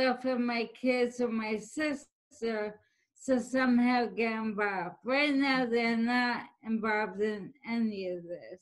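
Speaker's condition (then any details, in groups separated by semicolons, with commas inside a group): ALS; speech may be hard to understand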